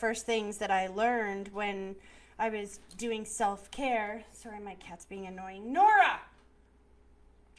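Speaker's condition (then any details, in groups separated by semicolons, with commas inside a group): No condition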